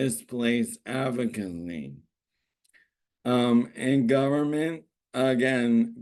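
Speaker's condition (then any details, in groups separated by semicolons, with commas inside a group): ALS; normal a year ago, no longer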